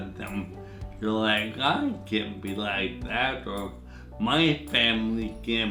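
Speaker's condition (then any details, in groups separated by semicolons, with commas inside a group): Traumatic brain injury (pontine cavernoma)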